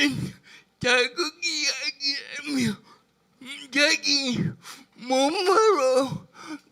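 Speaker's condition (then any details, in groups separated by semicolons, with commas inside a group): Brain lesion disability grade 1, severe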